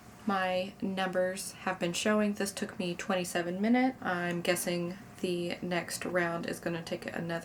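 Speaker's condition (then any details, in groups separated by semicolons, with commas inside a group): No condition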